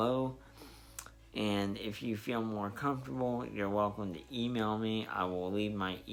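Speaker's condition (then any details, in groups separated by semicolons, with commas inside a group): Spastic diplegia cerebral palsy; wheelchair user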